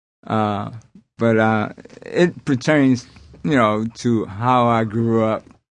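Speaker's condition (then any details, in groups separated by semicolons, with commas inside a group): Aphasia after strokes; attended speech services, singing suggested by doctor as therapy, aphasia persists but singing helps coping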